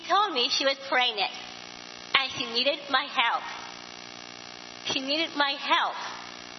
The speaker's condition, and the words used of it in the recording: Down syndrome. Interesting, it's hard sometimes to pick up the lady's diction because of her Down syndrome.